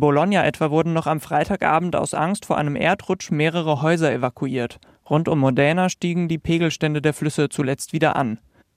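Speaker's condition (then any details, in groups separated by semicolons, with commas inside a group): No condition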